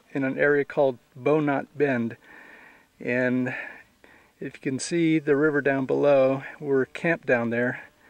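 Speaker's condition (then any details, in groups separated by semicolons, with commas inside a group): No condition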